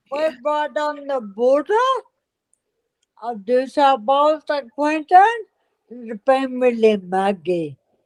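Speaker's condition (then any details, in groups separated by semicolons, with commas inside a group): Multiple system atrophy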